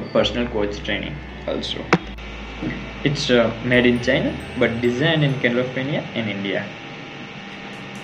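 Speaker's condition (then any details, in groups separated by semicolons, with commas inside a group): No condition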